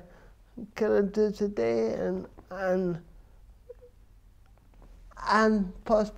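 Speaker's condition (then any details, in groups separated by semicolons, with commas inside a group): Cerebral palsy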